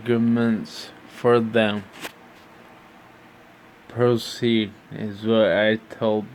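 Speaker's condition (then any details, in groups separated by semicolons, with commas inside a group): Brain injury (brain shearing); tracheostomy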